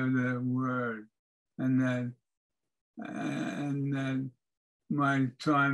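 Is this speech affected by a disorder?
Yes: Parkinson's disease.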